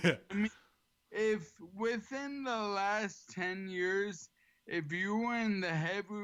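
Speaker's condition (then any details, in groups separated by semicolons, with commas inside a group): ALS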